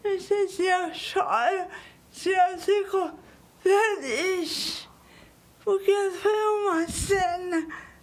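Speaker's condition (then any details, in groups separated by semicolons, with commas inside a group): Cerebral palsy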